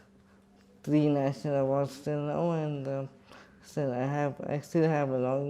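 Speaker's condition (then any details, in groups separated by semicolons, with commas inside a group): Cerebral palsy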